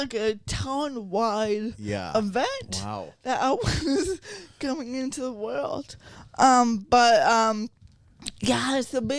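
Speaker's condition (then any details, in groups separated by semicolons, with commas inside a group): Cerebral palsy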